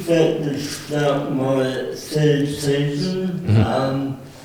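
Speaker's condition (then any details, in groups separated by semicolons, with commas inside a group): Cerebral palsy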